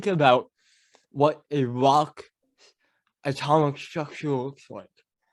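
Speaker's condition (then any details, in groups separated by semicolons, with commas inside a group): Cerebral palsy; mild speech impediment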